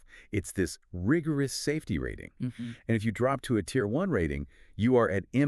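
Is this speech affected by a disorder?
No.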